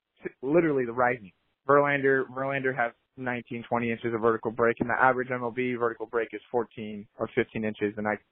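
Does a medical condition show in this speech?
No.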